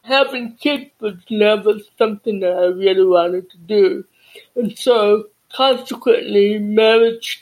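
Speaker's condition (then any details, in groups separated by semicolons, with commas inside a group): Deafness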